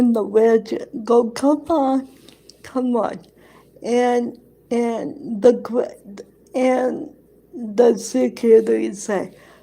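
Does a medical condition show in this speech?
Yes: cerebral palsy; present from birth.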